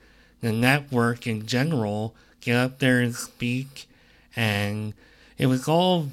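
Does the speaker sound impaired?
Yes: cleft lip and palate; present since birth.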